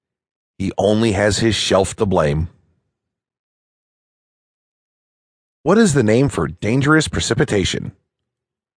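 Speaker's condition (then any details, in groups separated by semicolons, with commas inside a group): No condition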